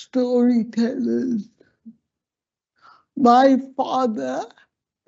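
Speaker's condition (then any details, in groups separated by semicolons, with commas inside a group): Slurred speech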